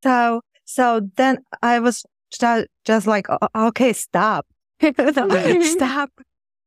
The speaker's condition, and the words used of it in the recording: Stuttering. If other people accept my stage impairment, then what's the problem?